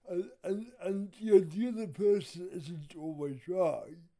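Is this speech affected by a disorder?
Yes: cerebral palsy; wheelchair user.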